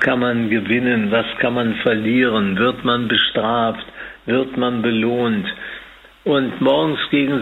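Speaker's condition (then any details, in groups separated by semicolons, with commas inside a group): Parkinson's disease; tremor on holding a glass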